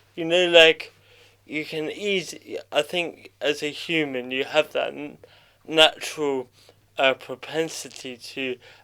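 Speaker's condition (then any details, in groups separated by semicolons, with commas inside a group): Cerebral palsy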